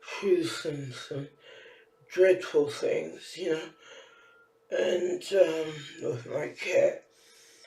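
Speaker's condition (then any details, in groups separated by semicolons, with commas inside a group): Facial palsy; can barely hear own speech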